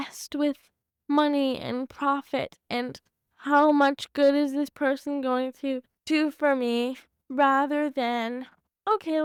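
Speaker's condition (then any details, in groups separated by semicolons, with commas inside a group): Cerebral palsy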